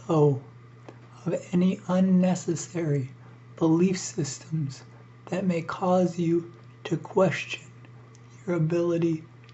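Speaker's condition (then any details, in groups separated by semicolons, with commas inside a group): ALS; struggles to breathe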